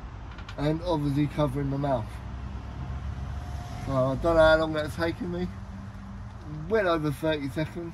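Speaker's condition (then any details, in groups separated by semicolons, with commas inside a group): Cerebral palsy; quadriplegia, use of one hand, wheelchair user; unusual voice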